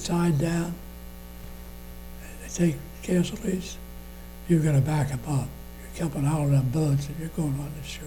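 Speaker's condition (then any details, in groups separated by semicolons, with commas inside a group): Parkinson's disease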